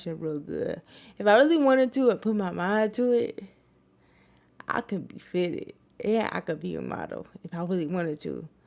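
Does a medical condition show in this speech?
Yes: cerebral palsy; wheelchair user.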